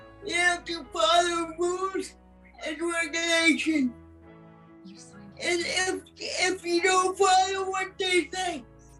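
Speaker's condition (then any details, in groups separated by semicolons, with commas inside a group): Cerebral palsy; from birth, premature, oxygen loss to brain, unable to walk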